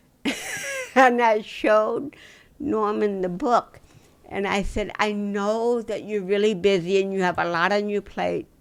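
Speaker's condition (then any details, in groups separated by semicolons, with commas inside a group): Dystonia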